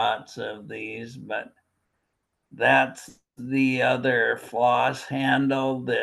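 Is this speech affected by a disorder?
Yes: primary lateral sclerosis, bulbar onset; upper motor neuron bulbar type.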